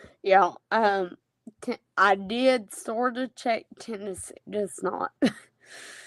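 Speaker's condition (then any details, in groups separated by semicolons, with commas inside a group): Friedreich's ataxia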